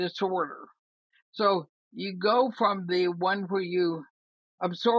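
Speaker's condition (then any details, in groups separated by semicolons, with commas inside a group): ALS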